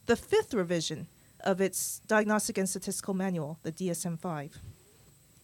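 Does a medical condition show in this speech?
No.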